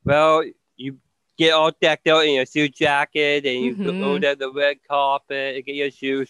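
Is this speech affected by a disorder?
Yes: Down syndrome; communicates very clearly per host, experienced giving many speeches.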